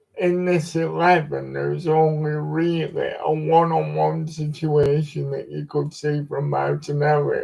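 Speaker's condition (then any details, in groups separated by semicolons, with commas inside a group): Cerebral palsy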